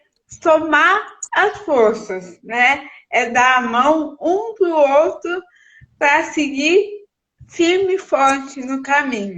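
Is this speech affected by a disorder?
Yes: cerebral palsy.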